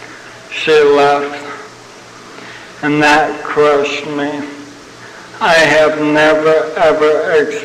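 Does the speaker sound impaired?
Yes: ALS (Lou Gehrig's disease); sounds like having had a couple of drinks.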